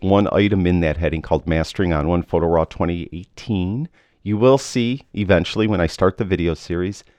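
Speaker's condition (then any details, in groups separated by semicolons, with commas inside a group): No condition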